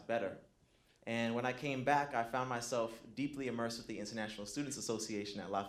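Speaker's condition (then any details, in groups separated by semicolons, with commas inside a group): No condition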